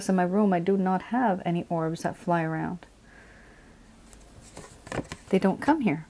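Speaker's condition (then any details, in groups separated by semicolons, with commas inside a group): No condition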